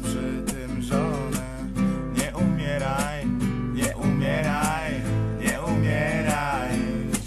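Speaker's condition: No condition

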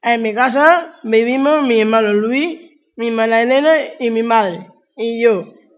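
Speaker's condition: Down syndrome; age 20

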